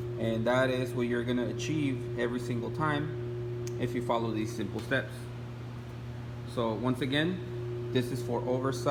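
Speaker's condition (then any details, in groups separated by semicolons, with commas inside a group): No condition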